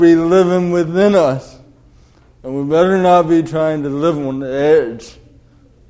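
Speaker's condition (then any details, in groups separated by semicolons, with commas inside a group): Cerebral palsy; delayed development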